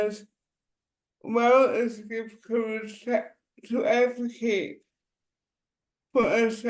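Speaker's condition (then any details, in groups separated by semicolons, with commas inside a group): Disability affecting muscles; affects muscles including speech muscles; speech impairment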